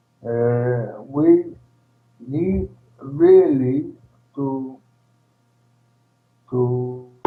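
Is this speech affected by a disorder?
Yes: ALS, primary lateral sclerosis, PLS.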